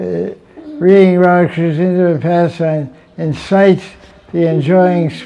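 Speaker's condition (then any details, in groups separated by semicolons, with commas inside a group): Deafness; finds sound way too loud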